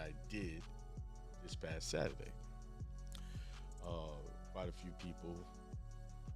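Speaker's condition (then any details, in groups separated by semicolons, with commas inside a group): No condition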